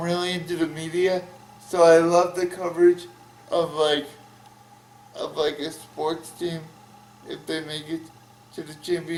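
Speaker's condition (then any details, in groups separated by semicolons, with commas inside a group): Cerebral palsy; from birth, uses wheelchair, tight hands; age 32, uses voice activated software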